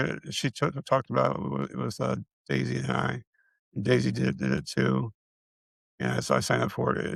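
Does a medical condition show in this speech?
Yes: multiple system atrophy.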